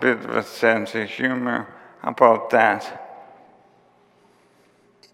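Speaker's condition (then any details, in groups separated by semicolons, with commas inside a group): ALS; onset with tiredness and clumsiness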